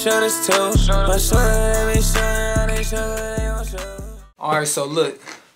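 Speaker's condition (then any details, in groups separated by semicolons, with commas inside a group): No condition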